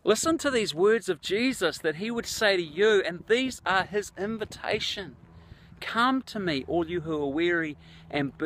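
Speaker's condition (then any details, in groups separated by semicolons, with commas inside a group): No condition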